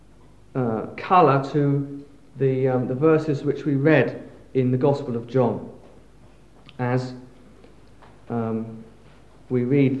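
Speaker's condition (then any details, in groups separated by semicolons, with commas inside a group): No condition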